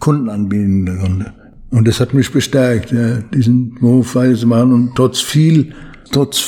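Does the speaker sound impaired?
Yes: Parkinson's disease; Parkinson's disease diagnosed about 20 years ago.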